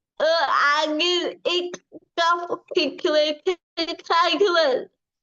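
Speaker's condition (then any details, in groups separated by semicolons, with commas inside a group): Cerebral palsy; from birth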